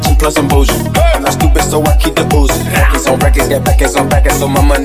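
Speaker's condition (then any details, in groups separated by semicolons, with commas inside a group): No condition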